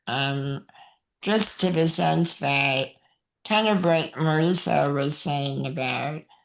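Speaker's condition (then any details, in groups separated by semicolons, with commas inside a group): Muscular dystrophy; very physically weak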